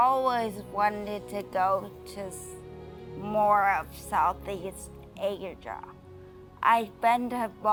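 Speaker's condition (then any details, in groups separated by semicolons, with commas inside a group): Brain injury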